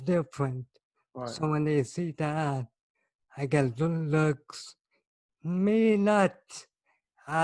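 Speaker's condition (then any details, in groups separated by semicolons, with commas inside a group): Cerebral palsy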